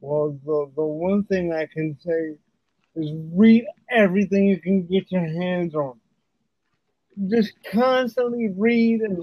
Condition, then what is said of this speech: Cerebral palsy. I know there's software, speaking software, to help me write, but for some reason my speech pattern can't go as fast as my thoughts, if that makes sense.